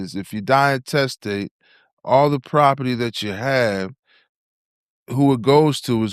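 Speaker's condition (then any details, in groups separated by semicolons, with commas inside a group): No condition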